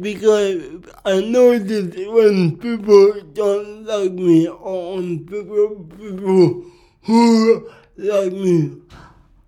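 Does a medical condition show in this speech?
Yes: cerebral palsy; speech can be hard sometimes.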